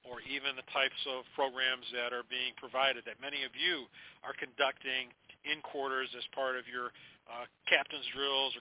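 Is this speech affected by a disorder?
No.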